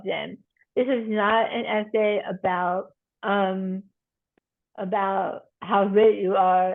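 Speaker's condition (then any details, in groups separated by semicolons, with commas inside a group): Tongue cancer surgery and reconstruction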